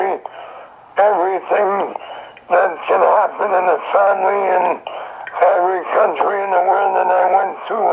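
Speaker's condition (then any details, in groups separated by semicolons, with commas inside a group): Throat cancer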